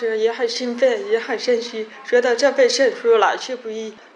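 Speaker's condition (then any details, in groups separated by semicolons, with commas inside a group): Hearing impairment; completed speech rehabilitation training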